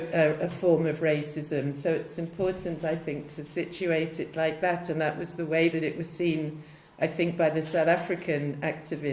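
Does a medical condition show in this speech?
No.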